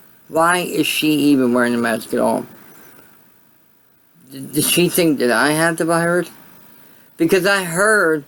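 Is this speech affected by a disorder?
Yes: cerebral palsy; voice sound affected.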